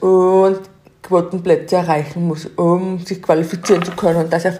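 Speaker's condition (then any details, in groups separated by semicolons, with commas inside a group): Deafness; learned to speak over time despite deafness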